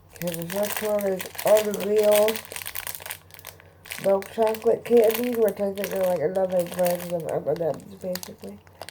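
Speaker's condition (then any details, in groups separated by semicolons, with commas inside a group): Cerebral palsy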